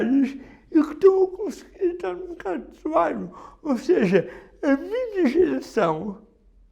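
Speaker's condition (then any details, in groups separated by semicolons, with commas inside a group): Cerebral palsy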